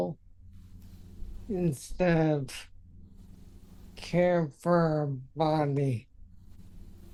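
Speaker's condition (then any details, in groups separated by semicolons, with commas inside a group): Multiple sclerosis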